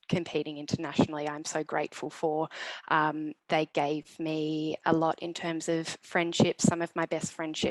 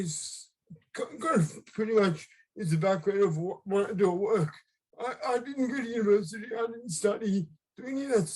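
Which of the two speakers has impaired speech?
The second: cerebral palsy; left-sided.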